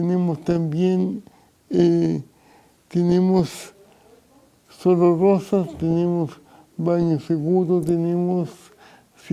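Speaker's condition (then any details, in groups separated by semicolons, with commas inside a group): Cerebral palsy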